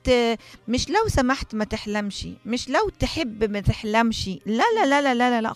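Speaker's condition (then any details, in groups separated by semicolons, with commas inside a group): No condition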